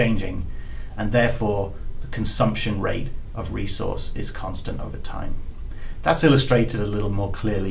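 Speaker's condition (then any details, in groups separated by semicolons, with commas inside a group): No condition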